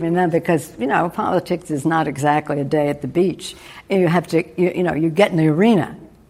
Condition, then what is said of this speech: None; typical speech.